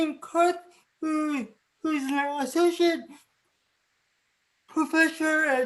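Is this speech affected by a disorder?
Yes: cerebral palsy; from birth.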